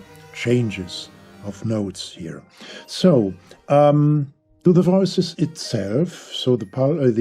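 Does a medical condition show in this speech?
No.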